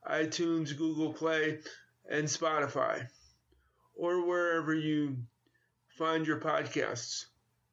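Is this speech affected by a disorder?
Yes: spastic cerebral palsy; from spinal meningitis at birth, born 2 months premature, mainly legs, secondarily arms and hands; moderate impact on balance and coordination, stiff tight involuntary muscle movements, walks with crutches or poles.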